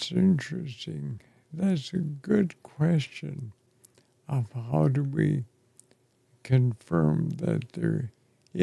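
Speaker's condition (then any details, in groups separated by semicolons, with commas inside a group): ALS; affects chest and throat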